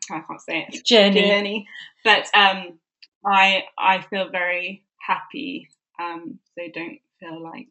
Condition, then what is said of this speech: Aphasia. I've got actually a card now and it says that I have aphasia and I have difficulty with my speech.